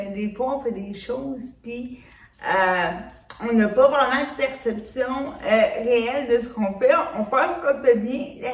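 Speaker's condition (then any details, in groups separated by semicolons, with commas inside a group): Cerebral palsy; since birth, shoulders, legs, coordination affected; years of physiotherapy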